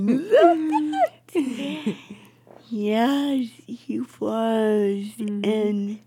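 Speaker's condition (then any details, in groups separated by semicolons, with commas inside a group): Cerebral palsy; uses a wheelchair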